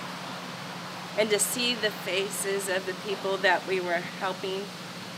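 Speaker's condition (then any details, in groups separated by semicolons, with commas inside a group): No condition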